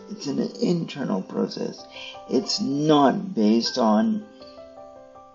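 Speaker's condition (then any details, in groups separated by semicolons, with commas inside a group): Cerebral palsy; stiff muscles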